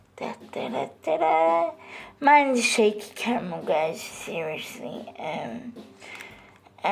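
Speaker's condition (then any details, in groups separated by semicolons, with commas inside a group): Cerebral palsy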